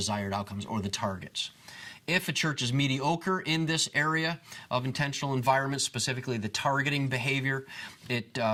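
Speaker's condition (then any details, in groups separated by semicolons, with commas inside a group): No condition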